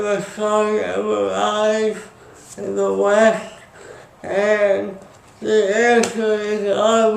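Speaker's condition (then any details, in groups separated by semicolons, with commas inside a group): Speech impairment after birth surgery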